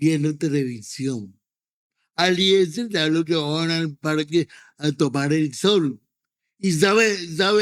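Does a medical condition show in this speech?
Yes: cerebral palsy; present from birth, walks with difficulty.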